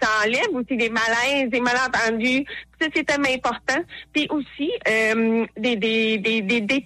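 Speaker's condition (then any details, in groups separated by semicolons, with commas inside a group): Hearing loss; hard of hearing, disability not very visible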